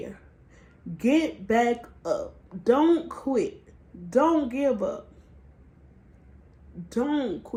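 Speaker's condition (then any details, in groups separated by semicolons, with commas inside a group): Cerebral palsy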